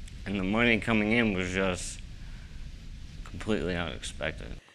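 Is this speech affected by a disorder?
Yes: ALS (Lou Gehrig's disease); arms too weak to use, young-adult onset.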